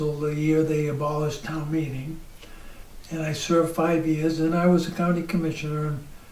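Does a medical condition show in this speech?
Yes: ALS.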